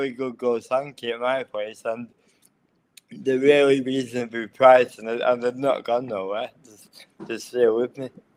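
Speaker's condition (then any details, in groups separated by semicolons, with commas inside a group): Cerebral palsy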